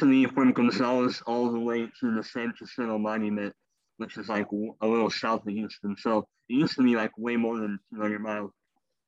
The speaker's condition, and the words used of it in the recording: Cleft palate. I was born with a cleft lip and a cleft palate, which is why I have a speech impediment.